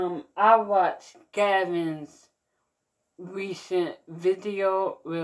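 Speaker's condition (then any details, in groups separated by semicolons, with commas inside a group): Mild cerebral palsy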